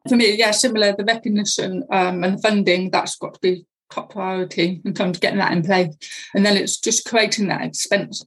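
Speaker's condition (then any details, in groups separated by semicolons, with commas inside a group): Deafness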